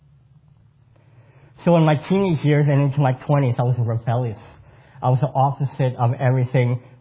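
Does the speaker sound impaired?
Yes: cleft palate; congenital cleft palate.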